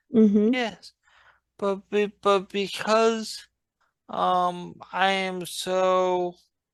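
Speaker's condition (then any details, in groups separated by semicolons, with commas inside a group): Traumatic brain injury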